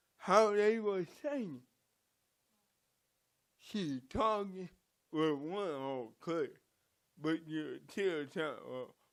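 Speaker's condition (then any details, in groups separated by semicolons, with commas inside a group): Cerebral palsy; from birth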